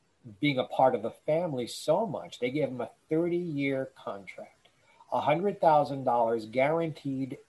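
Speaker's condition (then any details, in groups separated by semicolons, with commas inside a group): No condition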